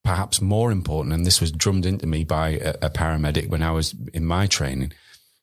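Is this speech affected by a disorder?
No.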